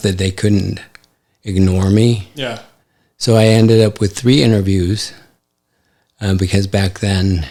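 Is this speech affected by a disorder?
Yes: ALS; affects hand function.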